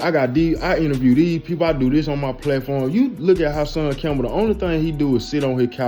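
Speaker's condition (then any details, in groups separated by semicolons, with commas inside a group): No condition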